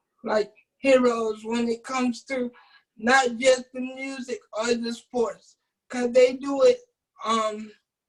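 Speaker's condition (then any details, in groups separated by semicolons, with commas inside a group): Cerebral palsy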